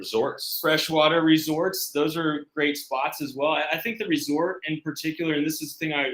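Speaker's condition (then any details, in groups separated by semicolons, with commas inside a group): No condition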